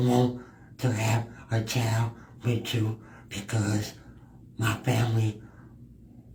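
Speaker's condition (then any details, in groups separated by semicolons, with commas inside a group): Cerebral palsy; affects walking; not in wheelchair, not visibly apparent; speech issues, drools, spits a little when speaking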